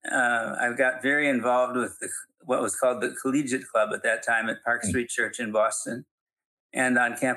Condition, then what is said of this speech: Parkinson's disease. And I'll just keep on teaching and writing and speaking as long as he gives me physical ability to do that.